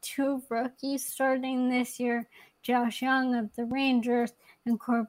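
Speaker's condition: ALS; young onset

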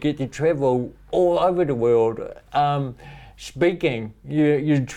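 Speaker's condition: Cerebral palsy; affects walking

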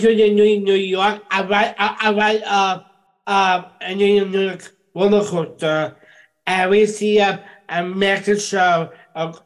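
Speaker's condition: Down syndrome; medical challenges in childhood

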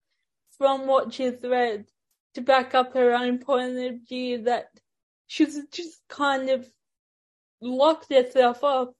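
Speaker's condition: Ataxic cerebral palsy; ambulant wheelchair user

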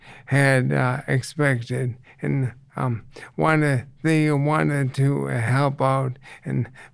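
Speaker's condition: ALS; reduced ability to get around

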